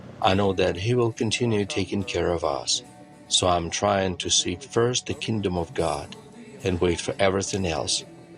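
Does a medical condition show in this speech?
No.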